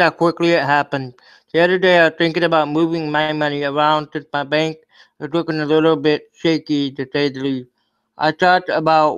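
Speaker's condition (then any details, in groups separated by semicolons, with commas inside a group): Cerebral palsy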